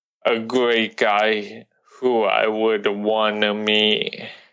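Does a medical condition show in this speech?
Yes: cerebral palsy.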